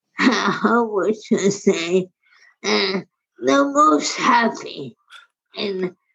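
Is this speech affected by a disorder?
Yes: primary lateral sclerosis; about 20 years, age 80, falls, poor walking, wheelchair, diagnosed by Dr. Macken; slurred speech, swallowing difficulty at first exam by Dr. Levitz, Lehigh Neurology, speech later forced quitting.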